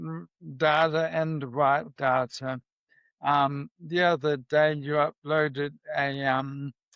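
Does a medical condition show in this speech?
Yes: MND; voice may sound shaky from clonus.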